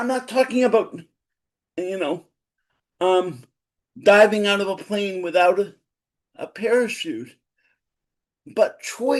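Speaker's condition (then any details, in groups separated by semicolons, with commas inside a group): Cerebral palsy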